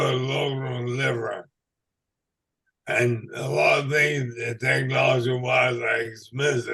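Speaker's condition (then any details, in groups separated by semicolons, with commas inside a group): ALS/MND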